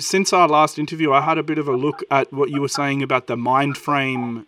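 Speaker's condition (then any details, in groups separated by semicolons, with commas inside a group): No condition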